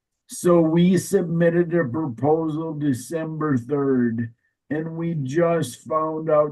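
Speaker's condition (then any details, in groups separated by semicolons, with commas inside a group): ALS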